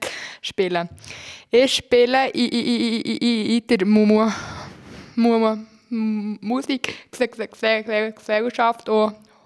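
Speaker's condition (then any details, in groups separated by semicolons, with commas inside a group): Stuttering; since childhood, cause unknown, possibly a blow or vaccination, acupuncture tried with little benefit; worse when nervous during talks or reading aloud, more pauses, hard blocks; repeated sounds, prolonged sounds, blocks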